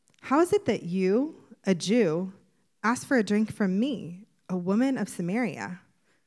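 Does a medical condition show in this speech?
No.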